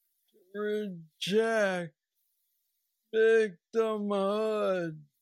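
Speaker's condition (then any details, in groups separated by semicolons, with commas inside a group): Parkinson's disease; young onset at 35, neurostimulator brain implant after 2 years, works like brain pacemaker; about 9 years since diagnosis, most aggressive form, still progressing, no plateau, mobility struggles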